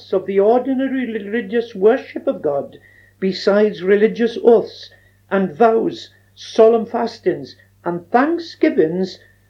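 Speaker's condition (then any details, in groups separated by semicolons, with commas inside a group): No condition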